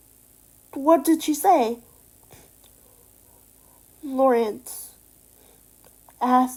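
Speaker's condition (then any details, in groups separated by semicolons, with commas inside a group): Cerebral palsy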